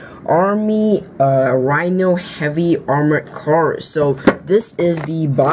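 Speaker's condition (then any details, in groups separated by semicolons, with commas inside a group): No condition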